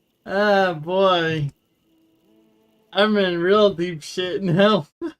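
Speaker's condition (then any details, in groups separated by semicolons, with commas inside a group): Cerebral palsy; wheelchair user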